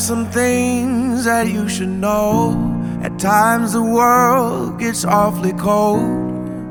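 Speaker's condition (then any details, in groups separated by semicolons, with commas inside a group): No condition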